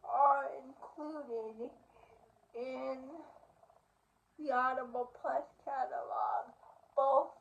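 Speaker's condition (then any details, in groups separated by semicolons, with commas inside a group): Cerebral palsy; uses wheelchair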